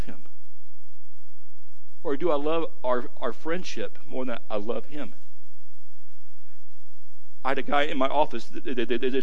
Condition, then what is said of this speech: Stuttering. That way, if I don't stutter, it's a 25-minute message.